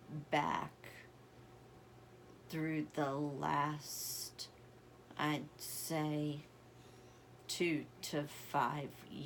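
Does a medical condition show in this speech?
Yes: essential tremor; voice, progressive.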